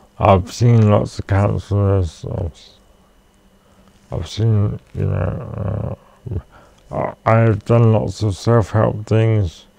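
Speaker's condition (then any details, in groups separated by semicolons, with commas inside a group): Cerebral palsy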